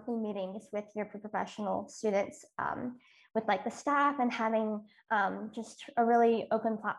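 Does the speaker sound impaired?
Yes: cleft lip and palate; multiple surgeries on face and mouth.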